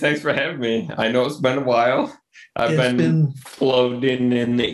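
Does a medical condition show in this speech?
No.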